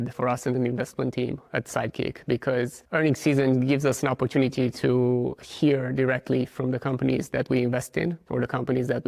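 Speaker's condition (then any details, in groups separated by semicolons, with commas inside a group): No condition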